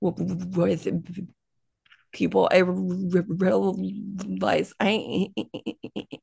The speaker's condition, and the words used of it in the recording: Stuttering. So I don't really have any problems communicating at work.